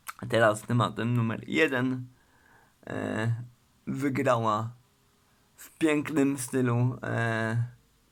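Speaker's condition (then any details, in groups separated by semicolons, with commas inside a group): Cerebral palsy; uses wheelchair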